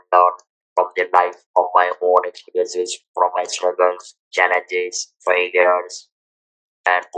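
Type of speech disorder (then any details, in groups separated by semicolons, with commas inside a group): Electrolarynx speech; throat cancer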